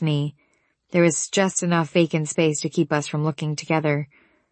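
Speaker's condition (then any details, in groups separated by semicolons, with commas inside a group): No condition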